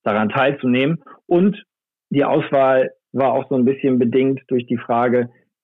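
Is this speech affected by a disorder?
No.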